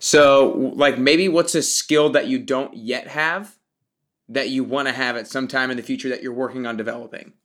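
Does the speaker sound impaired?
No.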